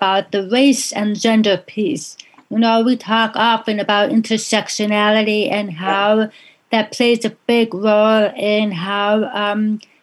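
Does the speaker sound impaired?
Yes: deafness; hearing loss, invisible disability; others remark speaks well for a deaf person, deafness not apparent from speech.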